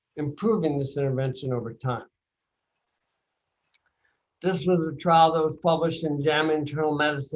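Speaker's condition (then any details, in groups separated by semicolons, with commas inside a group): Bulbar onset ALS, mild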